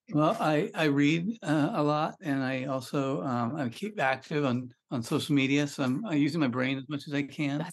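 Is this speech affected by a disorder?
Yes: Parkinson's disease; onset at about 35, pinky tremor first, suspected perchlethrin exposure, UCSF deep brain stimulation, chest pacemaker; about 20 years since diagnosis, DBS a year ago controls dyskinesia, less medication, walking hard unmedicated.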